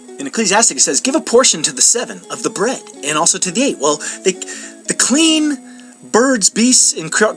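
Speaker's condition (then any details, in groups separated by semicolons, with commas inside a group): No condition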